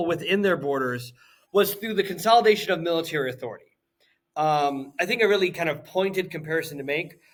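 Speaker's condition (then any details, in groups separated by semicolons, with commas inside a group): No condition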